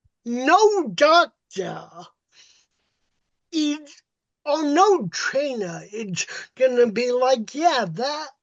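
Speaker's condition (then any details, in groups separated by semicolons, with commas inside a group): Cerebral palsy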